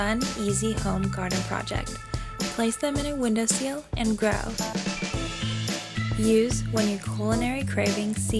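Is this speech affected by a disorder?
No.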